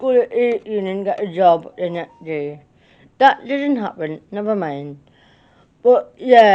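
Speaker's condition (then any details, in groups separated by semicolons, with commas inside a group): Cerebral palsy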